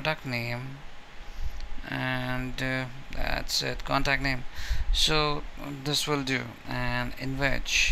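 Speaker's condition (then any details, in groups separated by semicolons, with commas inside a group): No condition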